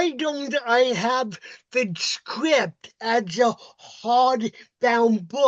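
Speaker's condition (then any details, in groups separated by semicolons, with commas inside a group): Cerebral palsy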